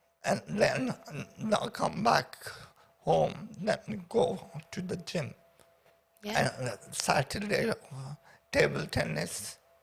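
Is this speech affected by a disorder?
Yes: paraplegia with essential tremor.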